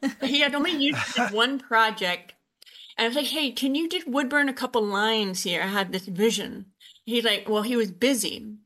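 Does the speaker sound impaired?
Yes: Usher syndrome, born deaf; Usher syndrome type 2, born deaf or hard of hearing, hearing aids from age 2, vision loss, diagnosed age 19; no balance issues, uses hearing aids, signs.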